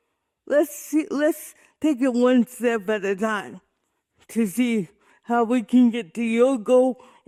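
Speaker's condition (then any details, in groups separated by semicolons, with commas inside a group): Cerebral palsy; with developmental disabilities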